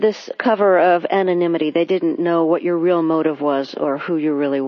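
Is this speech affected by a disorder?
No.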